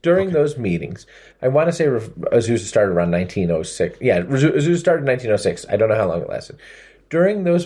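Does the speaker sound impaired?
No.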